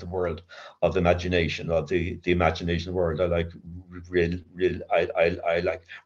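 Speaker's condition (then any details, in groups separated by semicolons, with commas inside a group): Covert stutter; severe childhood stutter, linked to adverse childhood experience, child guidance clinic, worse with teacher's punishment, covert since sobriety; occasional blocks, stutters in mind more than aloud, avoids feared words, voice never feels own; repeated sounds, repeated words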